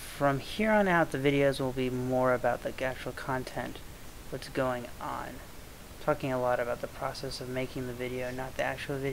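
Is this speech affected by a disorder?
No.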